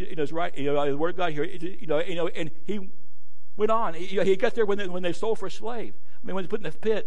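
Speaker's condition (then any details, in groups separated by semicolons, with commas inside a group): Stuttering; repeated sounds, repeated words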